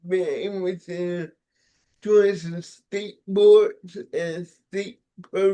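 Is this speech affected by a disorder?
Yes: cerebral palsy.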